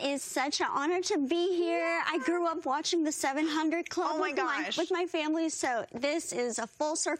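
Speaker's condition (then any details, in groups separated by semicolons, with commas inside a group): Bilateral cleft lip and palate, severe; speech hard to understand in childhood, needed interpreters, singing voice strong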